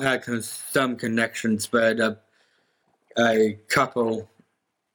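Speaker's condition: Down syndrome; also autism

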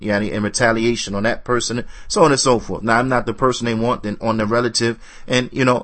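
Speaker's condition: No condition

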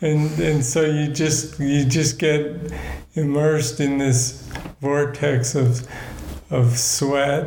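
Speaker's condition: Parkinson's disease; degenerative nervous system disorder

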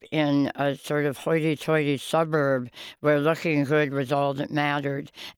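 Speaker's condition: Oral cancer, half tongue removed, partial glossectomy; oral cancer under tongue, recurred as golf-ball tumor, half tongue and part jaw removed, radiation

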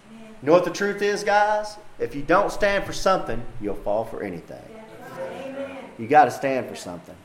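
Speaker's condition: No condition

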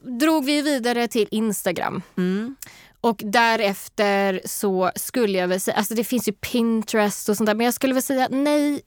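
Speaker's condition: No condition

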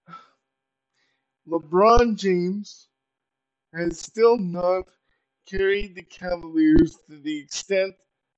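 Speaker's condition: Cerebral palsy; very poor balance

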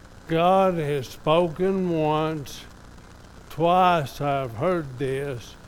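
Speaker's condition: ALS; somewhat affected, evident today

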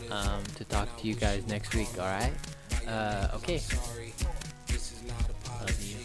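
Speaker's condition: No condition

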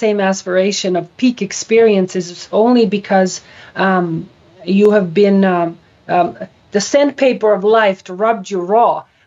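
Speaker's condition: No condition

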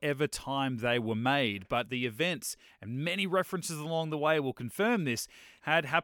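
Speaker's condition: No condition

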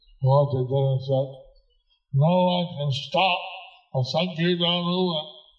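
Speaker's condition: Stroke with facial paralysis

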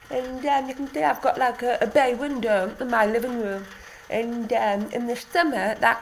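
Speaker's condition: Deafness (Usher syndrome), Usher syndrome, profound deafness from birth; born profoundly deaf, eyesight threatened, hearing aids from age two, cochlear implants at forty; over a year since cochlear implants activated, implants working, still learning everyday sounds

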